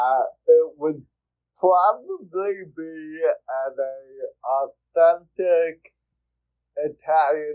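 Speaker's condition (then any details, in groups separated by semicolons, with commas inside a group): Cerebral palsy; speech therapy in childhood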